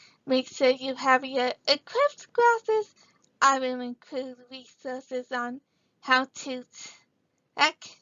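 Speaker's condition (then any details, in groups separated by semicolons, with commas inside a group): Cerebral palsy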